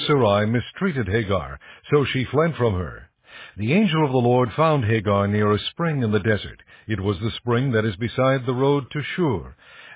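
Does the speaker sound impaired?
No.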